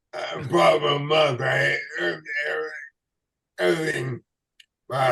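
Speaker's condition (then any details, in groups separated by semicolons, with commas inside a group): ALS/MND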